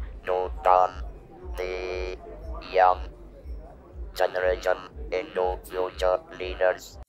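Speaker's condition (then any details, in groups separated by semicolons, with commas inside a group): Laryngectomy after vocal cord cancer; laryngectomy voice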